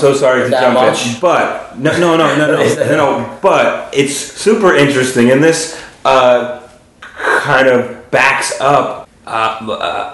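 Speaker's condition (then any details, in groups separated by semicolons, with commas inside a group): Stuttering; overt severe stuttering by own account, more overt than younger brother Bradley, came to accept stuttering; stutters openly and accepts it, heard stuttering throughout conversation; frequent overt stuttering, lets stuttering out rather than avoiding; blocks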